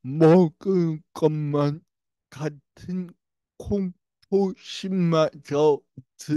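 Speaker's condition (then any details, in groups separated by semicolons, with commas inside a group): Brain lesion disability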